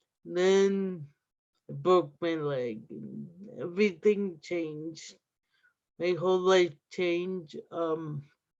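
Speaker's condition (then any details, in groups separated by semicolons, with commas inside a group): Cerebral palsy; adult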